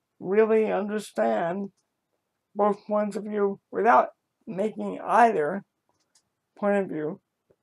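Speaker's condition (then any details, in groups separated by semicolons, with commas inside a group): Cerebral palsy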